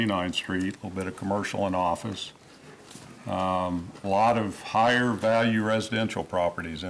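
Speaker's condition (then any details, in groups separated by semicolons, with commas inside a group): No condition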